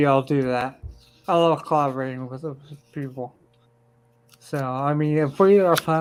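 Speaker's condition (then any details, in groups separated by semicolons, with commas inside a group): Ataxia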